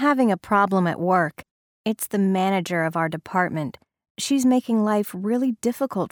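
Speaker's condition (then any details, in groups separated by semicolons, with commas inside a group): No condition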